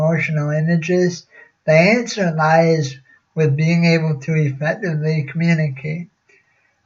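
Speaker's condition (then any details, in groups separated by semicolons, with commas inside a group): Cerebral palsy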